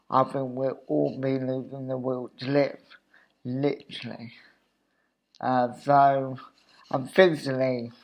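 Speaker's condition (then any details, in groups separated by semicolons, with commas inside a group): Cerebral palsy; wheelchair user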